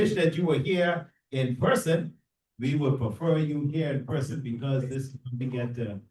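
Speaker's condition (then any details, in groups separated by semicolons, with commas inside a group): No condition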